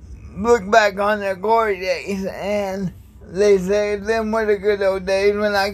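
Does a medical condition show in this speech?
Yes: cerebral palsy.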